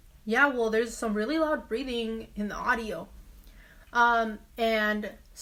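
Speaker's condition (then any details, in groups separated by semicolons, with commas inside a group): No condition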